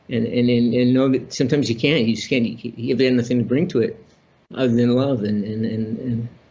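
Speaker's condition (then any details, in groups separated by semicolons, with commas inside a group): Parkinson's disease; problems walking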